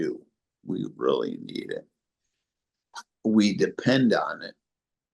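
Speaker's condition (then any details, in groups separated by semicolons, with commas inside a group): ALS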